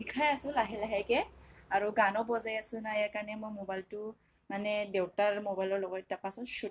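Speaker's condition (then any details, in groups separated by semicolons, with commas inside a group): No condition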